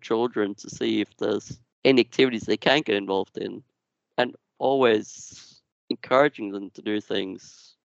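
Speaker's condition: Duchenne muscular dystrophy; genetic, progressive

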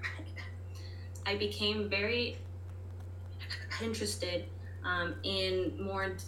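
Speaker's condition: Stuttering; moments of stuttering expected, offers to repeat things if needed; prolonged sounds, blocks

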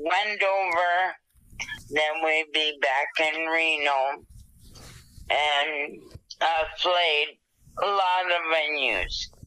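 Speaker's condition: Dysarthria after stroke, thalamic hemorrhage; tone problems

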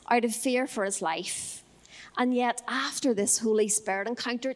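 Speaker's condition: No condition

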